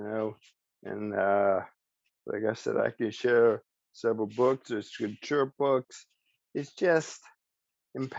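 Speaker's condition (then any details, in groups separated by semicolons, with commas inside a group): ALS; about 1.5 years since diagnosis, slow progression; speech still preserved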